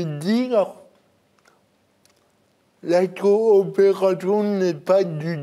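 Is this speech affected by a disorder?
Yes: cerebral palsy; birth injury.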